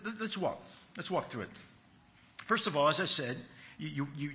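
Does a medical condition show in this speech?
No.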